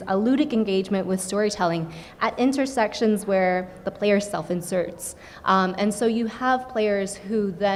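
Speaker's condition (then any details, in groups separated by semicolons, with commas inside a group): No condition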